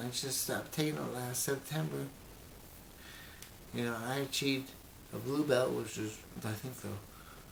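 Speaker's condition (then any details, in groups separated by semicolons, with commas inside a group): Brain injury; memory greatly affected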